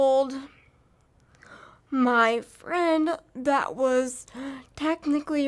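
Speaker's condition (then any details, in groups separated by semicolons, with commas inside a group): Cerebral palsy; from birth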